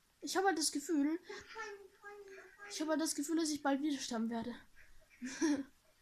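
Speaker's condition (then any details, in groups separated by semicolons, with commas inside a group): No condition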